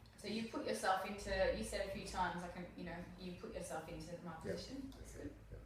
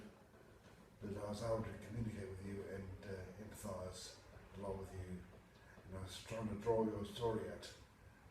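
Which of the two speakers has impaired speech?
The second: acquired brain injury.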